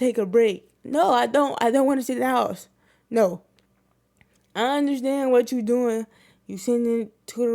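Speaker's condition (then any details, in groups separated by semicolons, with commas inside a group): Cerebral palsy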